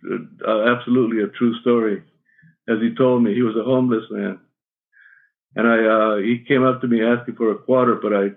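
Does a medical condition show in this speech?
Yes: Parkinson's; sometimes shaking, voice shakier than usual at recording.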